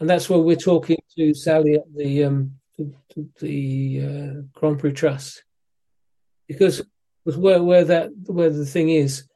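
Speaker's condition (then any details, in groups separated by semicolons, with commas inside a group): Parkinson's disease; suspected for a while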